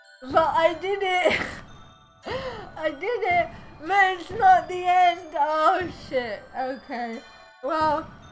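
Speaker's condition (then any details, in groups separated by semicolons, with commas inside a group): Cerebral palsy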